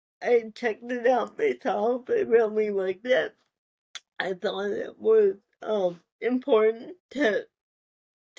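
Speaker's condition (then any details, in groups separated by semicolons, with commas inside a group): Cerebral palsy; spasticity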